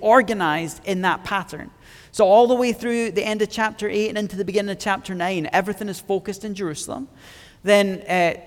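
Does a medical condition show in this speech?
No.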